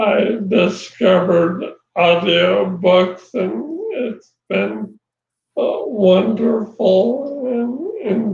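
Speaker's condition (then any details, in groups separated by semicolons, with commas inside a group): ALS; voice changed early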